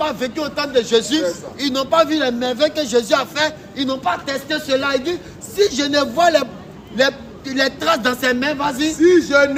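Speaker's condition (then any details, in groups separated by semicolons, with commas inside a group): No condition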